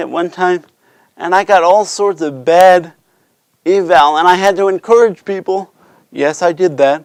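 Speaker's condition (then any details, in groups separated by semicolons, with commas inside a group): Cerebral palsy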